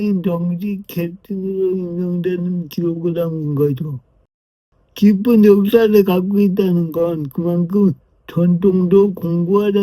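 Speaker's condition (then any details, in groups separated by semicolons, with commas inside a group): Brain lesion disability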